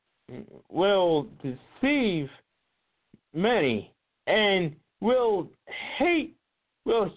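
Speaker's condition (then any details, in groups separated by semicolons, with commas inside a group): Cerebral palsy; cannot be hidden when acting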